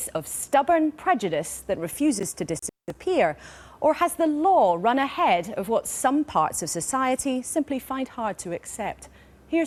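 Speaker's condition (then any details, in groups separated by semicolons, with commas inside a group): No condition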